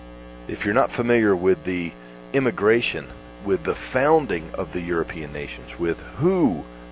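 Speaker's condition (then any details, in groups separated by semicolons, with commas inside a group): No condition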